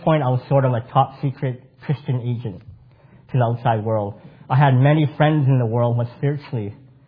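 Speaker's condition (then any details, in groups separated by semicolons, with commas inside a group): Cleft palate; congenital cleft palate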